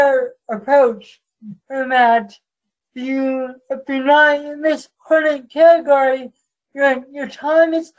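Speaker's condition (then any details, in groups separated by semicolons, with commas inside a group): Cerebral palsy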